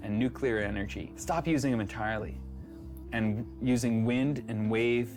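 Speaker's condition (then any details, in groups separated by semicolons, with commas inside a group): No condition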